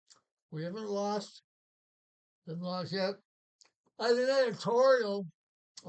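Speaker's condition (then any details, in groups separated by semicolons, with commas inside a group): Parkinson's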